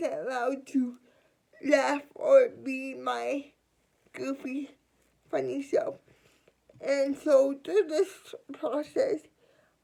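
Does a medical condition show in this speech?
Yes: cerebral palsy.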